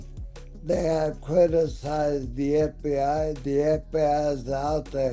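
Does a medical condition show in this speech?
Yes: ALS.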